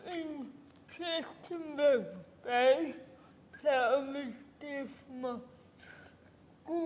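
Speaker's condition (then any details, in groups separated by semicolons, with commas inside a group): Cerebral palsy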